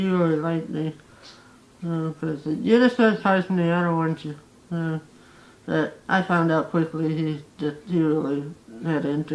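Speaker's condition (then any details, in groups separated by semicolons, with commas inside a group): Facial paralysis; one side of face paralyzed; does not talk plainly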